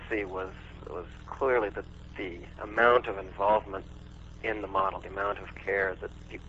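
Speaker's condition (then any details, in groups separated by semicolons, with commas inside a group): No condition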